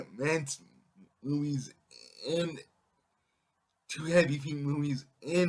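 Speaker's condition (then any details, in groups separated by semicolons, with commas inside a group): Cerebral palsy; able to speak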